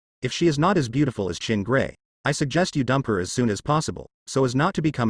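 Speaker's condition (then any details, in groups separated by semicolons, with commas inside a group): No condition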